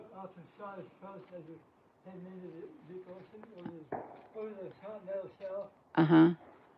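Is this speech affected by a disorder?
Yes: oral tongue cancer; oral tongue cancer, recurred many times over decades; recent tongue biopsy, awaiting results.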